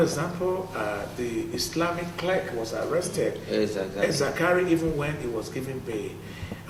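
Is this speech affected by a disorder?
No.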